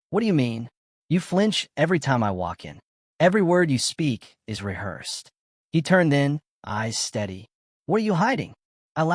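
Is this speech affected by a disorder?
No.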